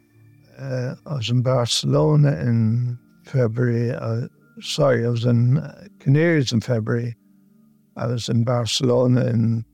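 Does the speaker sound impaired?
Yes: motor neuron disease; onset about 10 months earlier with two falls, first misdiagnosed Parkinson's, Parkinson's medicine 3-4 months; worsening, legs affected, basically unable to walk, uses wheelchair; voice getting worse, expects to lose voice.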